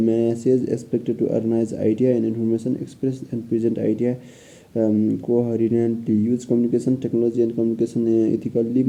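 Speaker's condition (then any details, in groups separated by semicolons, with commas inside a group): No condition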